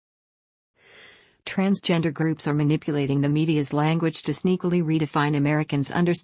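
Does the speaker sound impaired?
No.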